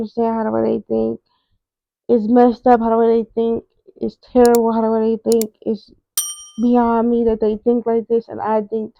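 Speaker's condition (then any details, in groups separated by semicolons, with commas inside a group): Cerebral palsy; wheelchair user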